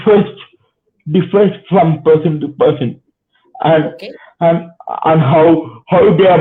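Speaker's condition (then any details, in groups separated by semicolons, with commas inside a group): Cerebral palsy; spastic type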